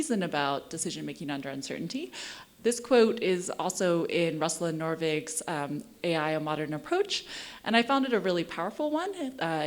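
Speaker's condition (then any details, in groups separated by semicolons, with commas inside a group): No condition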